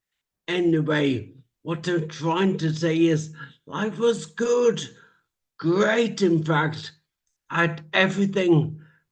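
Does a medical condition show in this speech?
Yes: traumatic brain injury; speech.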